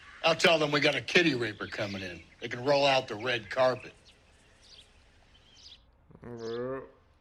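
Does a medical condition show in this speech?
No.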